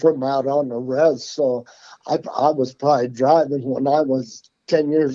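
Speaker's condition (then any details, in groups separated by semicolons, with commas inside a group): Parkinson's; tremors since youth, progressively worse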